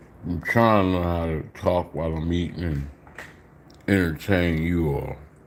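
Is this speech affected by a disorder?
Yes: slurred speech.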